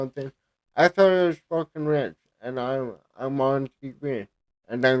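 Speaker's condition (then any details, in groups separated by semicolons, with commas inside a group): Cerebral palsy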